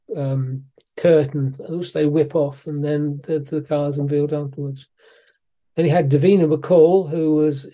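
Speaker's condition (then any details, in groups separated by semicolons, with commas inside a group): Parkinson's disease; suspected for a while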